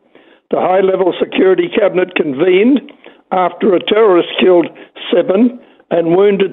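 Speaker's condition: No condition

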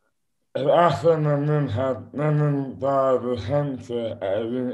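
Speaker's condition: Dystonia; speech affected, slurred speech as first symptom, hands later involuntarily affected

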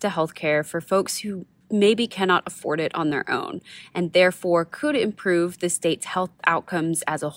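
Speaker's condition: No condition

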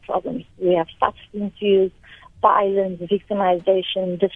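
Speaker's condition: No condition

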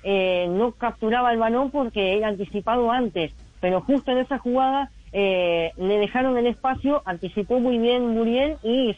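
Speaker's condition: Cleft lip; congenital cleft lip, only lip affected, lip not yet surgically corrected; nasal pronunciation, reduced diction, voice not produced normally, difficulty noticeable in broadcasts

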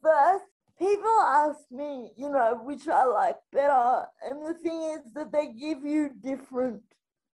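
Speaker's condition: Spastic quadriplegic cerebral palsy

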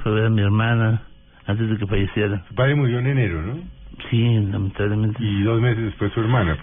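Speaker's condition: Parkinson's disease; voice trembles at times, neurologist-prescribed walking, running and tennis

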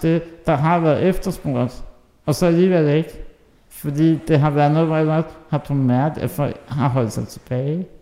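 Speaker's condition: Muscular dystrophy (muskelsvind); has helper

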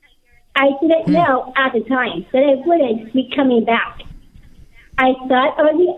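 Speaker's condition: Down syndrome; speaks across country

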